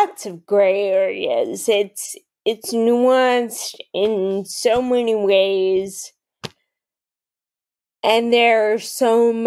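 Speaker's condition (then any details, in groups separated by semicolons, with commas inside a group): Friedreich's ataxia, mild; onset in early adolescence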